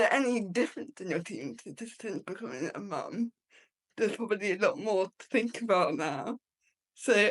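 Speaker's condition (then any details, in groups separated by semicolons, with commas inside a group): Cerebral palsy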